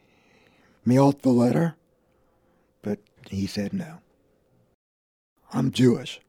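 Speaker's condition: Vocal cord damage; limp

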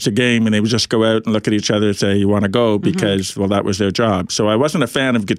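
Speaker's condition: Profound hearing loss; orally deaf, relies on lip reading

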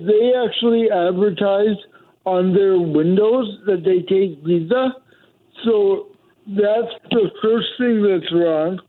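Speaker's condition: Cerebral palsy; mobility declined since

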